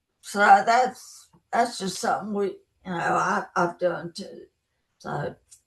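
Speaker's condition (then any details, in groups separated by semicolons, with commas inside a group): Brain injury; lost speech, speech therapy, relearned talking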